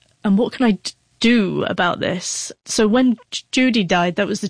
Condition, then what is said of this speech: Stuttering. None of that helps, because it's a neurological issue.